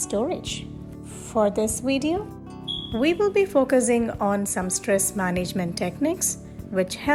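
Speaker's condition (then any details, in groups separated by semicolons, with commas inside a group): No condition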